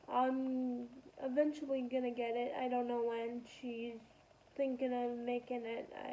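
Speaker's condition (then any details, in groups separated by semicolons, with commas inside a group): Spastic quadriplegic cerebral palsy; able to talk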